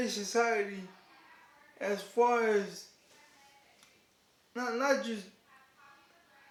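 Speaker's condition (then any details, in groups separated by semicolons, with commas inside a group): Cerebral palsy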